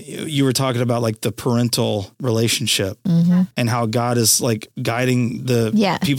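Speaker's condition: No condition

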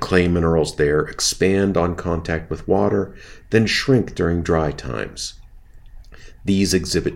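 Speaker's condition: No condition

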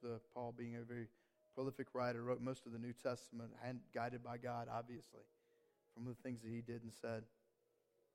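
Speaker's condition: No condition

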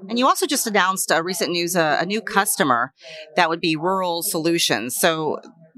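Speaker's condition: No condition

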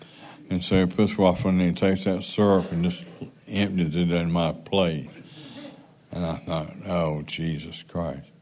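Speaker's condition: Parkinson's

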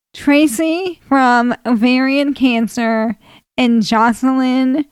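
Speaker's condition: ALS; still able to swallow and eat without choking, feeding tube not yet used

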